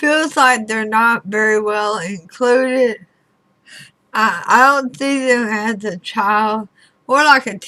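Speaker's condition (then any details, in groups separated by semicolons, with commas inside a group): Throat cancer radiation damage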